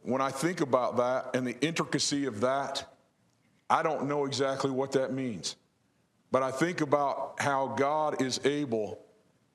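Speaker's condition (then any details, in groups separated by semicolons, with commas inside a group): No condition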